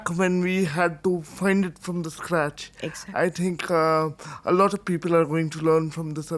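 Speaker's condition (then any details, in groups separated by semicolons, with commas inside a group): Cerebral palsy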